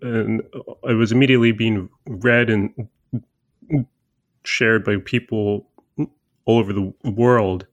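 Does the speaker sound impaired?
Yes: stuttering; lifelong, concealed with avoidance until four years ago, later attended Friends convention, NSA meetings; coping mechanisms and workarounds; here prolonged sounds, blocks.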